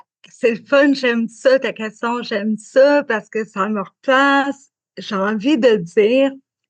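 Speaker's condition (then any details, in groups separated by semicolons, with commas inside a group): Cerebral palsy; spastic diplegic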